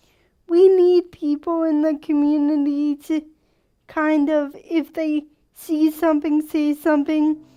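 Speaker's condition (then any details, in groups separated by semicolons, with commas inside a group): Cerebral palsy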